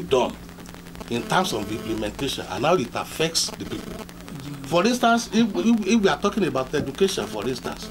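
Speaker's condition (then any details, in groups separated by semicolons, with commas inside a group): No condition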